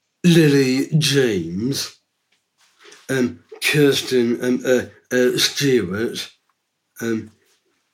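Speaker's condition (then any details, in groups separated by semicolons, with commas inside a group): Down syndrome; from birth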